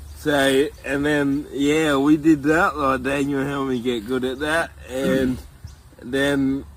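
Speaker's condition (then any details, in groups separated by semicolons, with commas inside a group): Cerebral palsy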